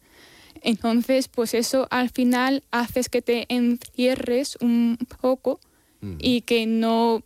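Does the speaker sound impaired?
Yes: stuttering; stutter noticed from about age five, more blocks while growing up, worse in adolescence; gets stuck when speaking, avoids speaking, gives brief answers; here prolonged sounds.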